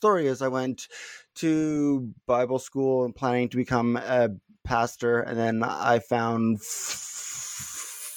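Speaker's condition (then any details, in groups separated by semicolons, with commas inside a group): Stuttering; not stuttering much during this interview; prolonged sounds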